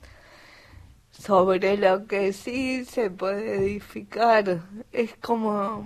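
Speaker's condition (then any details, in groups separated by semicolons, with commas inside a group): Cerebral palsy; acquired language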